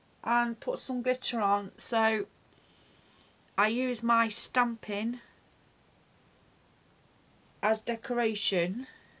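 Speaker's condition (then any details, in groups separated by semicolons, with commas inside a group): No condition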